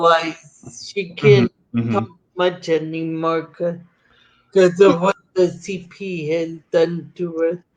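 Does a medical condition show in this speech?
Yes: cerebral palsy; atypical gait.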